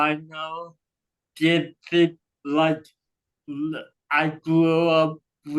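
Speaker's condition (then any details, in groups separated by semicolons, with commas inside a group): Cerebral palsy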